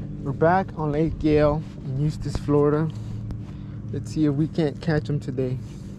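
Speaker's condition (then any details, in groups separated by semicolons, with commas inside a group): No condition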